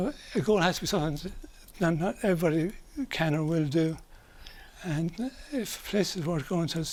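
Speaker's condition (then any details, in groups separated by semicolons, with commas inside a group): Early onset Parkinson's disease; early onset, deep brain stimulation implant; diagnosed at 48, motor fluctuations, worsening balance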